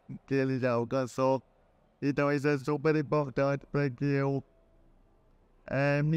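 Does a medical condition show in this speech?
Yes: cerebral palsy; meningitis at age three; relearned talking after onset.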